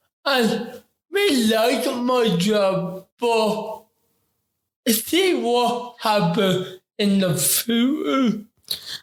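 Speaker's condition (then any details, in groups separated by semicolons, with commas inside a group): Ataxic cerebral palsy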